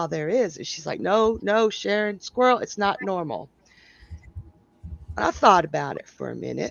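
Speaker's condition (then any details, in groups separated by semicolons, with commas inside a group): No condition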